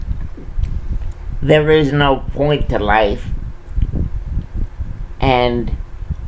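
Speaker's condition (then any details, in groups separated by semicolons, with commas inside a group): Cerebral palsy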